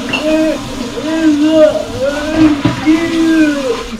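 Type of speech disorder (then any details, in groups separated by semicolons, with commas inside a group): Pseudobulbar dysarthria; cerebral palsy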